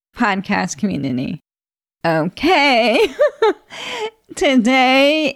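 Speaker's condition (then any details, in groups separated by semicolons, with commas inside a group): ALS; voice changing and declining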